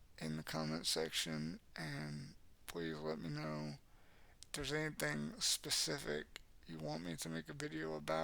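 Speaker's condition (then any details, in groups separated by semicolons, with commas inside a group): Cerebral palsy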